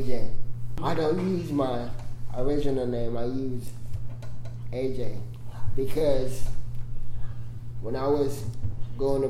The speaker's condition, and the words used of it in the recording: Cerebral palsy. And so with his disability, with his cerebral palsy, it prevents him from, like, flowing.